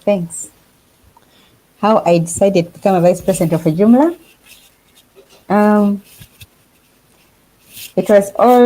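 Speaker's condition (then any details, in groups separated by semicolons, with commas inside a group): No condition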